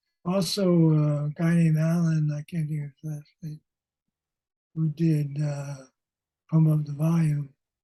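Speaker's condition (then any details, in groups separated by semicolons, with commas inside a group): Parkinson's disease; progressing; lost former character voice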